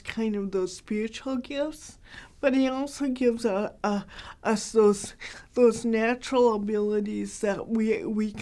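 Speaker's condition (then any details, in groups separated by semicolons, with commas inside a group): Cerebral palsy, mild; hard to understand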